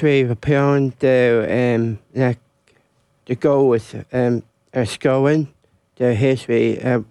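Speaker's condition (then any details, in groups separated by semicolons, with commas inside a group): Down syndrome; congenital, lifelong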